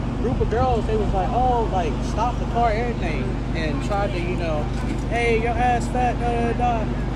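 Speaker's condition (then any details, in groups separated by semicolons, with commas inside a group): No condition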